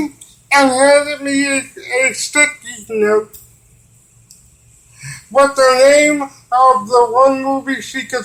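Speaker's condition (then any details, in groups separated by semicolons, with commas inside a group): Cerebral palsy; from birth; physical therapy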